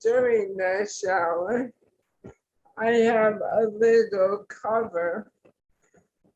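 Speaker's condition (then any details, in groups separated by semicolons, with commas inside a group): ALS; tracheostomy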